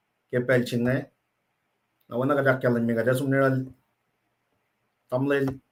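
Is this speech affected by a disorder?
No.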